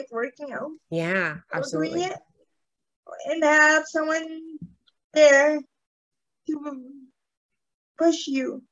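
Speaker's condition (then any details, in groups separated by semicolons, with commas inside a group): Cerebral palsy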